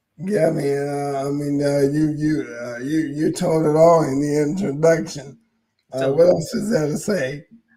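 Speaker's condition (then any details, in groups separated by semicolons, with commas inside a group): ALS; hoarse voice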